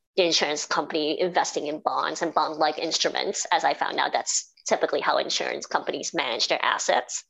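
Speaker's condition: Cleft palate and cleft lip; now clear

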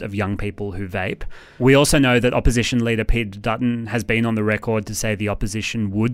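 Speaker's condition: No condition

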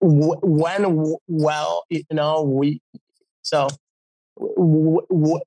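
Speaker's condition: Stutter; stutter goes away when singing; prolonged sounds, blocks

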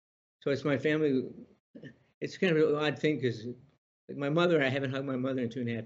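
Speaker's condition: Parkinson's disease; about 30 years since diagnosis, on Parkinson's medication, problems walking

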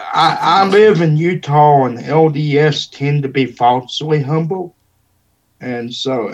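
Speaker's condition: Cerebral palsy; wheelchair user

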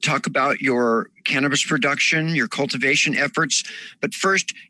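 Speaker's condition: No condition

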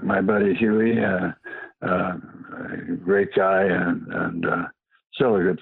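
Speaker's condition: Parkinson's disease

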